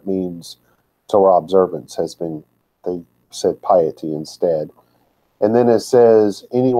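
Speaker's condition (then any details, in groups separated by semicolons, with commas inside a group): No condition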